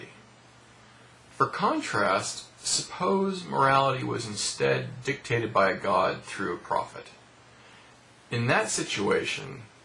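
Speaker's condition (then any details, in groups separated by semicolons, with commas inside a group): No condition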